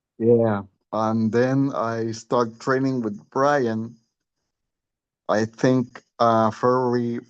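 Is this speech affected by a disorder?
Yes: cerebral palsy; since five months old.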